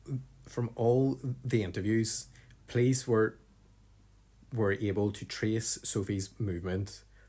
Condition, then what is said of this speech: Stuttering. Well, I think with the length of her surname, the fact that her surname is French, and I've got a stammer, no.